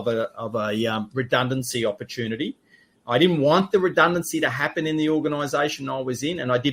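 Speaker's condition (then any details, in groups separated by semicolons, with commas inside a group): No condition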